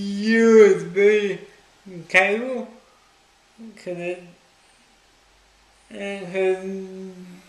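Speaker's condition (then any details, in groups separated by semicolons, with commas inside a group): Cerebral palsy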